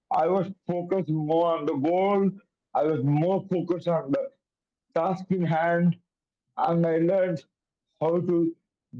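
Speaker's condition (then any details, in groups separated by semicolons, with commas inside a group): Cerebral palsy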